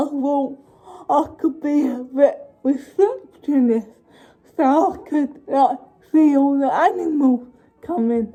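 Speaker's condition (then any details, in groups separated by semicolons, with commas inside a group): Cerebral palsy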